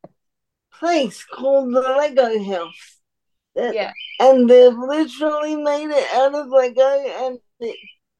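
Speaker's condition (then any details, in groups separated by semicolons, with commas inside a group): Cerebral palsy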